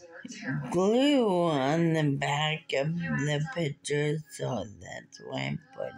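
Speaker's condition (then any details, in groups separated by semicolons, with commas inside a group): Muscular dystrophy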